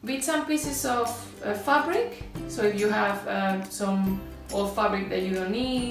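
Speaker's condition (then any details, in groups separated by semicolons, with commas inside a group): No condition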